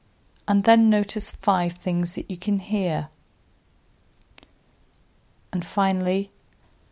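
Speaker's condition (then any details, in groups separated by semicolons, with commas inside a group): No condition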